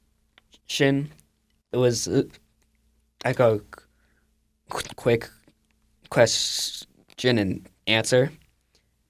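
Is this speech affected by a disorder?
Yes: stutter; high school age; works with speech therapist Jessica Hudson, Stuttering and Speech Therapy of Arizona, has helped a lot; may sound different in conversation; here repeated sounds, prolonged sounds, blocks.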